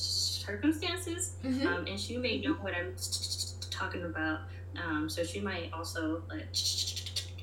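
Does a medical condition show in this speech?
Yes: stuttering; moments of stuttering expected, offers to repeat things if needed; here prolonged sounds.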